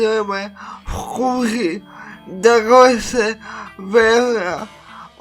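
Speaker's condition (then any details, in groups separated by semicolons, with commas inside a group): Cerebral palsy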